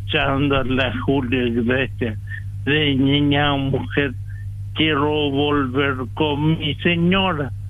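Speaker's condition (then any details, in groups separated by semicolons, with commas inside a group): Tracheostomy after stroke; stroke as brain bleed, 12 days in coma, initially double vision, one eye deviated; tracheostomy in place, doing exercises; speaks differently because of tracheostomy, expects to speak by november or december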